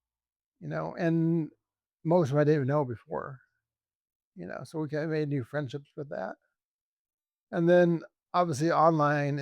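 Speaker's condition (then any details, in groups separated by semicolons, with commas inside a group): ALS; genetic form; tofersen spinal injections, walking aids, breathing equipment, speech therapy; voice still present, voice banked, attends speech therapy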